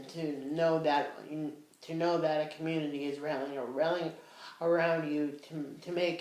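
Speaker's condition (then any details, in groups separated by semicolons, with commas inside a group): Cerebral palsy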